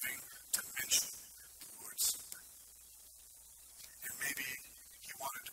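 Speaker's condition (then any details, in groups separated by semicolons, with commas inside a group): No condition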